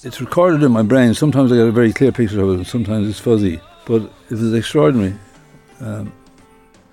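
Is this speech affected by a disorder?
Yes: Parkinson's disease; diagnosed about 10 years ago, progressive, expected to worsen.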